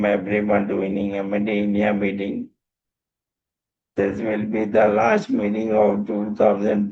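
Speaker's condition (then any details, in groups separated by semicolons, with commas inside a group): Motor neurone disease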